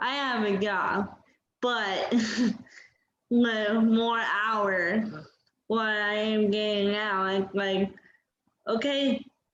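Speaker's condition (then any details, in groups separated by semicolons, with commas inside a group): Cerebral palsy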